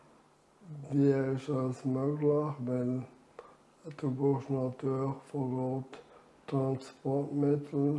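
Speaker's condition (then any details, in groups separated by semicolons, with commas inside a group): Amyotrophic lateral sclerosis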